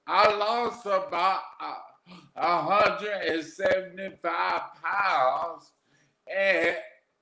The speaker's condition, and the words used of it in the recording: Aphasia. Even though I talk um, I talk a little different, you gotta understand what I'm saying.